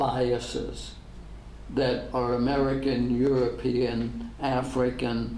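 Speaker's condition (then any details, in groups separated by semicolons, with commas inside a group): ALS; degenerative; diagnosed ten years ago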